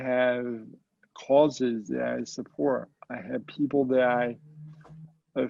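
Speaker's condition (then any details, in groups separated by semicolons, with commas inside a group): Cerebral palsy, mild; mild form affects speech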